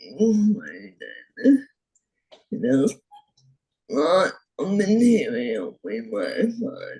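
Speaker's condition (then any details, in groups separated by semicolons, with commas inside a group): Friedreich's ataxia; speech impairment, worsened over time, briefly used speech software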